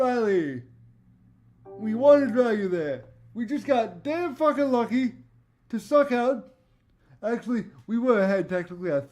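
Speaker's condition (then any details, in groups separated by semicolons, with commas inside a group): Cerebral palsy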